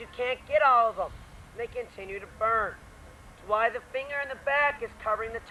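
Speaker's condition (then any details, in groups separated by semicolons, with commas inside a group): No condition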